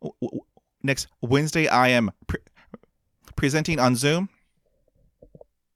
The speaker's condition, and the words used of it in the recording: Stuttering. But I stutter in every single language you can possibly imagine.